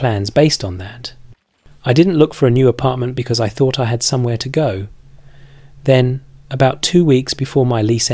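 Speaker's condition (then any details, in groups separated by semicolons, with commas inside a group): No condition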